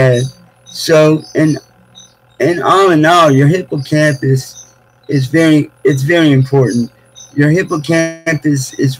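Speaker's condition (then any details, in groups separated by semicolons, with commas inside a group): Cerebral palsy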